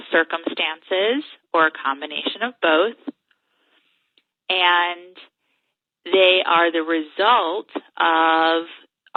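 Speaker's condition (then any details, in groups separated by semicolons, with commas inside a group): No condition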